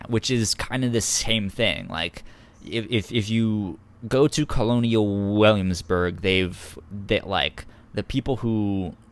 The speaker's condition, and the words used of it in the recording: Stuttering. Yeah, like, you, like, it's like, cause like, I stutter when I talk.